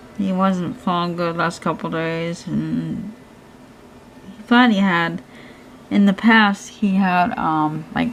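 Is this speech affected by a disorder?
Yes: cerebral palsy; hands affected, shaking.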